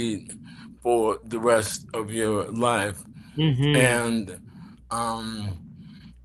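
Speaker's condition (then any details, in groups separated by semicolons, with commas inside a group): ALS; early course, affecting speech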